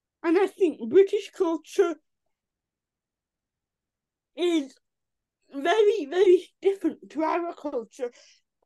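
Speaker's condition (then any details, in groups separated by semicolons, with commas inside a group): Cerebral palsy; from birth, affects limbs and neck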